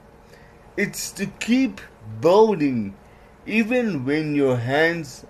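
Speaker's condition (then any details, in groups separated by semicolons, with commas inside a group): Cerebral palsy; certain letters flat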